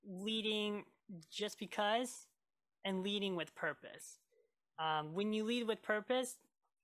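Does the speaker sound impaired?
Yes: cleft lip and palate; many childhood surgeries.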